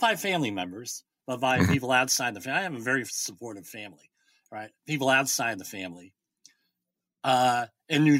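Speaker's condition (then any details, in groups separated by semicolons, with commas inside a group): Bilateral cleft lip and palate; present from birth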